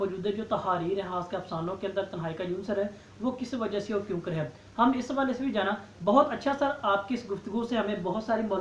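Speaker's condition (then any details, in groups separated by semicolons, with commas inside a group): No condition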